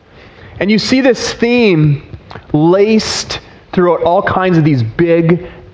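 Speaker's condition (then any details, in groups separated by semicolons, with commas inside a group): No condition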